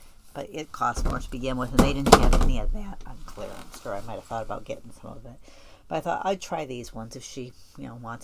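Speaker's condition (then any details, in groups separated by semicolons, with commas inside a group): No condition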